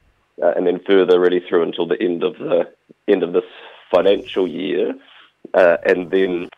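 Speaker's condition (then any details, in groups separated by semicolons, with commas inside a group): No condition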